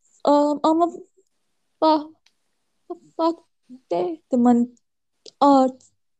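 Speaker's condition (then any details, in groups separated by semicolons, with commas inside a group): Stuttering; consulted a professor about own stuttering five years ago; stutters normally, much more at work and when anxious, very little when alone and relaxed; repeated sounds, blocks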